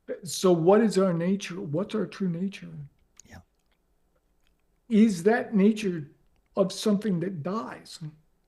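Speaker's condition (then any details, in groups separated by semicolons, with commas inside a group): ALS; progressive, onset leg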